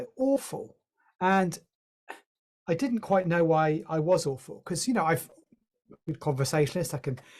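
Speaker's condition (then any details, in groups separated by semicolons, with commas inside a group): No condition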